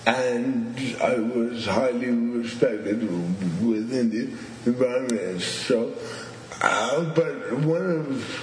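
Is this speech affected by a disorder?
Yes: stuttering; stuttering since at least teenage years, also cerebral palsy, which compounds things; has had long disfluent moments on own name; here prolonged sounds, blocks.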